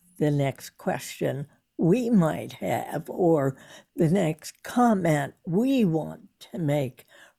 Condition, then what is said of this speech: Spasmodic dysphonia. I understand a number of people thought I had had a stroke.